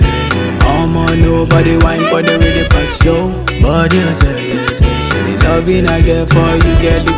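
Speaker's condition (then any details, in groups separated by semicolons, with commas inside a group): No condition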